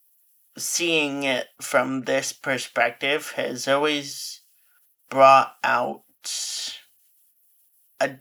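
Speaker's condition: Friedreich's ataxia; progressive

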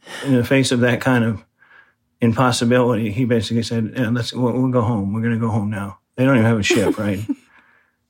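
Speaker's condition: Parkinson's disease; right-side weakness at onset, heavy weightlifting slows progression

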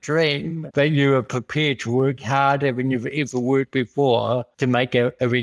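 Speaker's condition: Cerebral palsy; congenital

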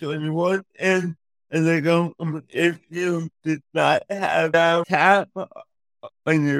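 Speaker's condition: Cerebral palsy; congenital, affects speech, motor skills and muscle movement

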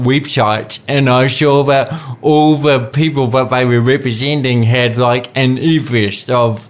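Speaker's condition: Cerebral palsy; speech different

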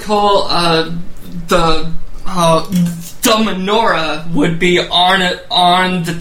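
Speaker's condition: Stutter; stutter since birth; occasional stuttering, not noticed by co-hosts; repeated sounds, prolonged sounds

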